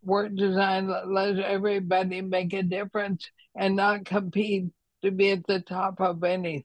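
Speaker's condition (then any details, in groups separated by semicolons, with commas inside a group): ALS; tongue has trouble cooperating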